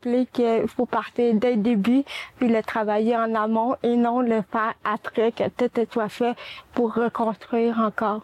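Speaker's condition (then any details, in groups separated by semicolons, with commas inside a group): Cerebral palsy; four limbs affected, hearing aids both ears since age six months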